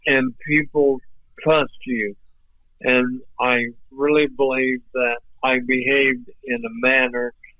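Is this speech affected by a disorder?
Yes: ALS; voice off but clear and understandable.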